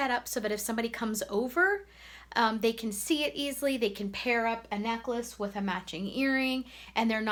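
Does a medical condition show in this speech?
No.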